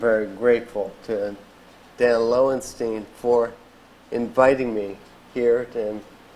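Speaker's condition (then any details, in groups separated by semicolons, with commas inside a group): ALS; diagnosed eight years ago, at age 35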